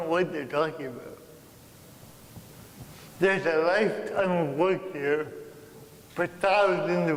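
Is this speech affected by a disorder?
Yes: cerebral palsy.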